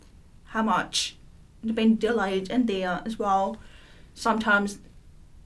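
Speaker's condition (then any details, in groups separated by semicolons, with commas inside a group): Profound deafness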